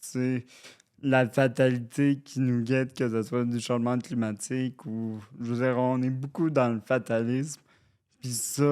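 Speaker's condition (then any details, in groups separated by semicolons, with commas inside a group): Cerebral palsy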